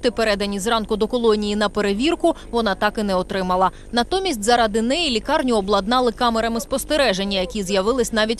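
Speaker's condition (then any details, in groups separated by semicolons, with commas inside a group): No condition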